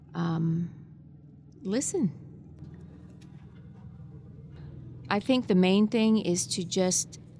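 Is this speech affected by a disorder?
No.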